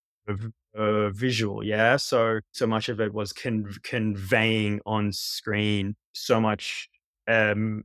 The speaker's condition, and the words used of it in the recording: Stuttering. Obviously, I'm a person who's stutters, and Siri seemed to be having some trouble, and she'd misunderstand me or she'd interrupt me.